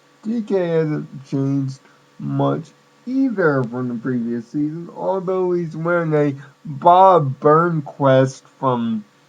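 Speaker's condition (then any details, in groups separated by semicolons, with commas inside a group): Cerebral palsy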